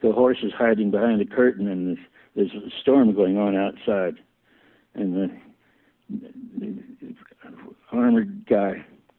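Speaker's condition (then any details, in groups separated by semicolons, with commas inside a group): Parkinson's; slowly progressive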